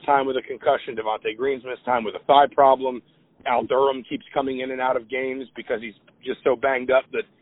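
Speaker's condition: No condition

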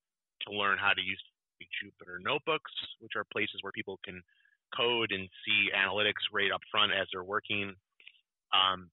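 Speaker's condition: No condition

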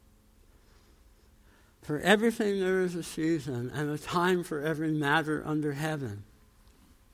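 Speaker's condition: Tongue cancer, jaw reconstruction, osteonecrosis of jaw after radiation; titanium implants

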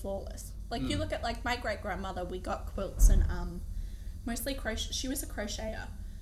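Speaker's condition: No condition

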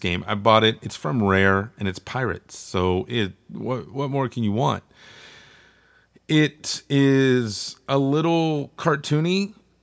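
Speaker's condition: No condition

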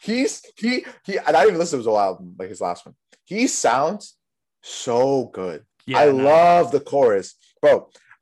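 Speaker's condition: No condition

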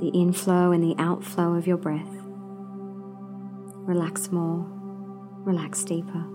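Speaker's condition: No condition

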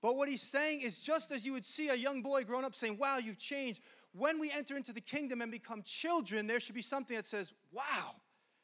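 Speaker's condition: No condition

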